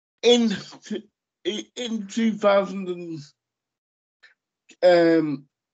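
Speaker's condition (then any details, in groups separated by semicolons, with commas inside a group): Cerebral palsy; lifelong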